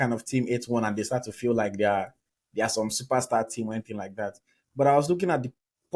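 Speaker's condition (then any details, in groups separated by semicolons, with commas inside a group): No condition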